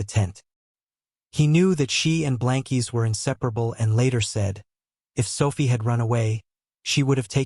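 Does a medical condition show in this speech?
No.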